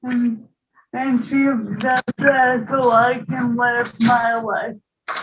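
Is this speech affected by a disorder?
Yes: ALS, bulbar onset; onset two years ago, diagnosed one year ago.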